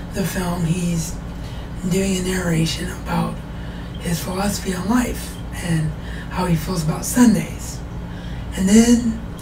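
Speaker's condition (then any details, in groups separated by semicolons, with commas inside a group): Cerebral palsy; wheelchair bound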